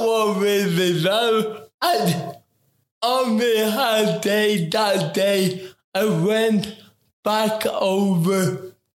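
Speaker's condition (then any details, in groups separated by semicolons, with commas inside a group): Ataxic cerebral palsy; affects talking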